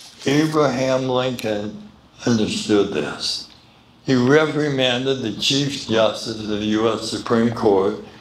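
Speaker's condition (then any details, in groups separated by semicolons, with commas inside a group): Medical condition affecting speech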